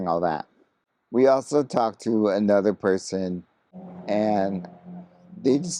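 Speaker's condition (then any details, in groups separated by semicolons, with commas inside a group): ALS; very hard to talk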